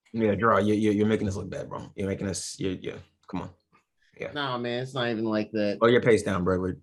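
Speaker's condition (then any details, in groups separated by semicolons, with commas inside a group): No condition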